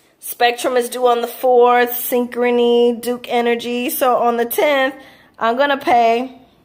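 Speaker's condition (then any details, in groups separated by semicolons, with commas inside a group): No condition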